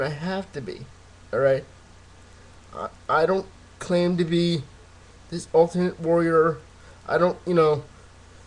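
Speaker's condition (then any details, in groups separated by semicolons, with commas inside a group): Cerebral palsy, spastic diplegia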